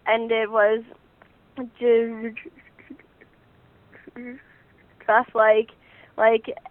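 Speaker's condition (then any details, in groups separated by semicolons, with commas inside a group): Stuttering; stuttering since beginning to talk, speech therapy with own speech therapist; about 18, starting college, therapy every two weeks, summer three-session intensive, Friends National Association; needs extra time to speak, letters to teachers, friends avoid filling in words; repeated words, blocks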